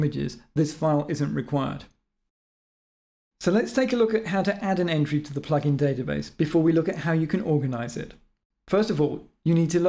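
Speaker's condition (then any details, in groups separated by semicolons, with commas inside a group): No condition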